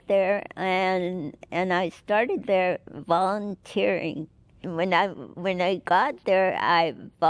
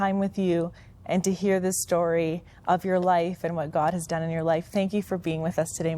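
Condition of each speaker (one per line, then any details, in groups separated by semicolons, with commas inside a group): Cerebral palsy; with encephalitis; could not speak or move as child
No condition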